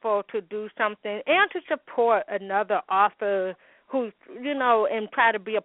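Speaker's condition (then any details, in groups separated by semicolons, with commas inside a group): Hearing loss with speech impediment, congenital; learned sign language at four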